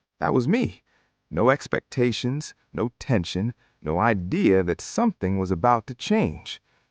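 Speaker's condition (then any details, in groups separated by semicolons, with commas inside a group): No condition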